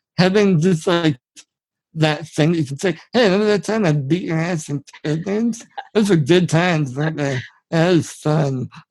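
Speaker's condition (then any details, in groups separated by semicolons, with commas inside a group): Spinal muscular atrophy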